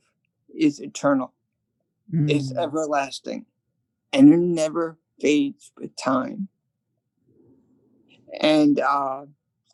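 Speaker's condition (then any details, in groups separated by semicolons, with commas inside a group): Cerebral palsy; from birth, hearing loss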